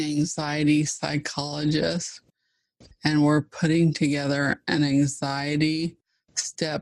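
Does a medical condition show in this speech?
Yes: ALS (Lou Gehrig's disease).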